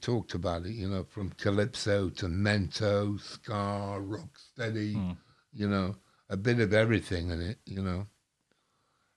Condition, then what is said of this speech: Stroke. It's because I've had a stroke, not because I'm kind of slurring my words a lot.